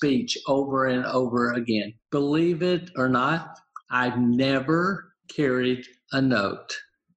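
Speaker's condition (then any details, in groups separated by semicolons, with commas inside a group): Aphasia, apraxia, dysarthria after stroke; motor apraxia, dysarthria from stroke, lost reading and writing, doctors said would never talk; one year three months post-stroke, practices speech four hours daily, helped by St. Petersburg aphasia center; initially mute, plans each sentence, interruption loses it, mistaken for drunk, carries aphasia card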